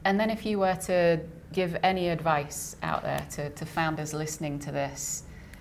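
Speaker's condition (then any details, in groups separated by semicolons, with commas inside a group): No condition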